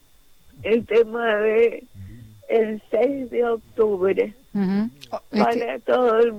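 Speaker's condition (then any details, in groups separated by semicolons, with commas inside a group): Cerebral palsy; physical disability affecting movement and posture; manner of speaking and moving affected, prompting others' prejudice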